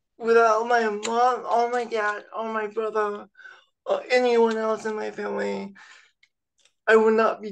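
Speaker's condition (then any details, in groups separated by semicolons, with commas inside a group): Cerebral palsy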